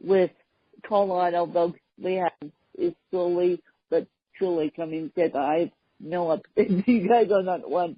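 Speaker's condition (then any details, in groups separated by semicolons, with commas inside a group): Cerebral palsy, mixed, moderate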